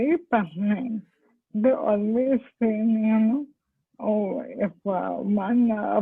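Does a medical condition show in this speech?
Yes: ALS.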